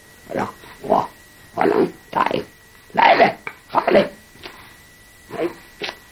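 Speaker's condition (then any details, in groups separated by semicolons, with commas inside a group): Laryngectomy; total laryngectomy, permanent neck tracheostoma; speaks with esophageal speech, learned at training class for laryngectomy patients; esophageal speech from forced burping, learned with effort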